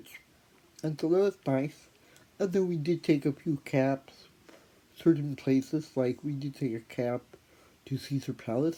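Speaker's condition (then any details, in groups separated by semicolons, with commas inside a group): Athetoid cerebral palsy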